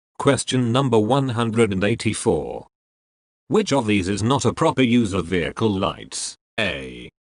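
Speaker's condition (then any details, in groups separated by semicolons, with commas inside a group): No condition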